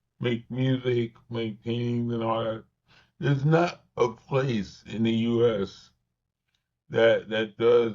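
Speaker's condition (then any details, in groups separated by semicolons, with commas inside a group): Cerebral palsy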